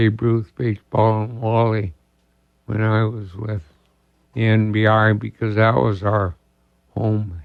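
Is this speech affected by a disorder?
Yes: ALS; diagnosed about two years ago.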